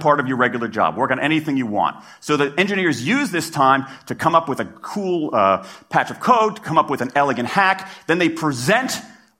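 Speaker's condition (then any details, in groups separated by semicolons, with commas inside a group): No condition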